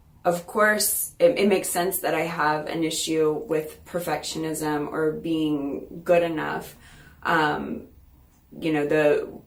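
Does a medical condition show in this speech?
No.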